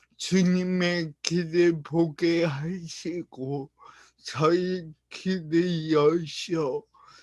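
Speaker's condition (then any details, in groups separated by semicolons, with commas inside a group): Brain lesion disability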